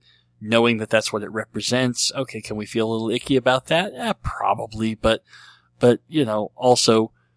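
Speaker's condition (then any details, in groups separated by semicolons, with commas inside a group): Cleft lip and palate; treated as a baby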